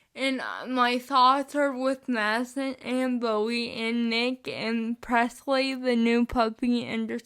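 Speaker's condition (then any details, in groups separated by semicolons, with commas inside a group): Spastic cerebral palsy, mixed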